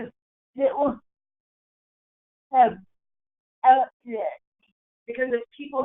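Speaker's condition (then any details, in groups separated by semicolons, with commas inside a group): Cerebral palsy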